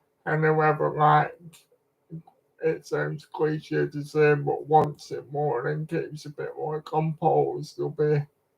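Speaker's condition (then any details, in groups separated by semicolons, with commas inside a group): Cerebral palsy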